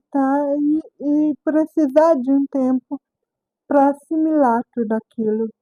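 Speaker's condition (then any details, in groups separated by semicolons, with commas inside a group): Cerebral palsy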